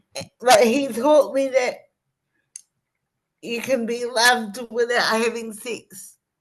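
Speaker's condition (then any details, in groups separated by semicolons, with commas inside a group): Cerebral palsy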